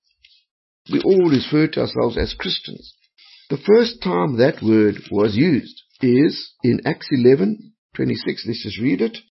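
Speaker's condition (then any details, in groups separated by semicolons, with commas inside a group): No condition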